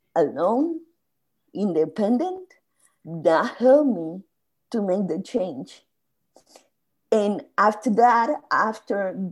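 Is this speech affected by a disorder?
Yes: spasmodic dysphonia; voice regained 6 months ago after speech therapy, meditation and yoga, diagnosed 6 months ago.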